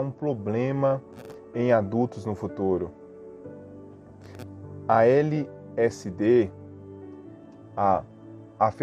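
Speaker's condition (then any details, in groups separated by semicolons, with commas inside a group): No condition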